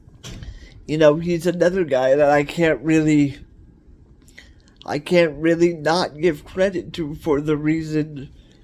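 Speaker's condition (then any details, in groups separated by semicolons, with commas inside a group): Cerebral palsy; cerebral palsy, wheelchair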